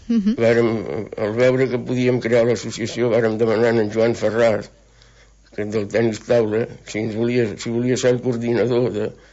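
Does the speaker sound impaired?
Yes: Parkinson's disease; diagnosed about 12 years ago, dopamine loss affecting motor function; weekly supervised table tennis program, Cert Tenis Taula with Àrea Bàsica de Salut de l'Escala.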